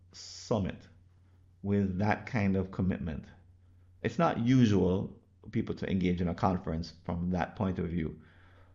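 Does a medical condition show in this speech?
No.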